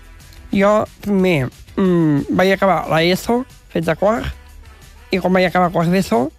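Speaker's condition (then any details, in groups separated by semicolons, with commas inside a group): Down syndrome; genetic condition, told by parents in early childhood, understood gradually while growing up; adult; communicates clearly, less nervous than many guests, per host; practised structuring ideas through video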